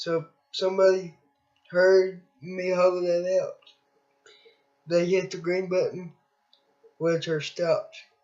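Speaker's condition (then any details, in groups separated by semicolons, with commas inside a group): Cerebral palsy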